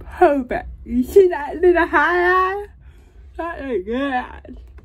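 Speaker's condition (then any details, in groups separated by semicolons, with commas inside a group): Cerebral palsy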